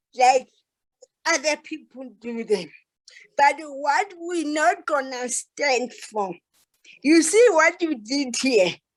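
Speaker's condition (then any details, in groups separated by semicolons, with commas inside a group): Cerebral palsy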